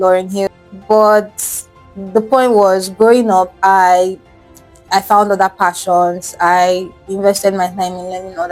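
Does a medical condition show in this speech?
No.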